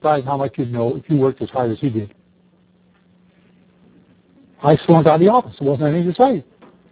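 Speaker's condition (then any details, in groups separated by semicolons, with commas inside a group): No condition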